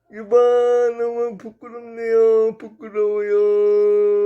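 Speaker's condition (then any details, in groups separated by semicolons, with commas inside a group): Brain lesion disability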